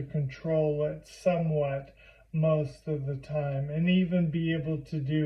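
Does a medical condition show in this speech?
Yes: primary lateral sclerosis.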